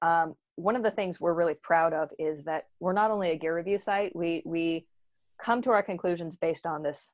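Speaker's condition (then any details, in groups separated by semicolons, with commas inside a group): No condition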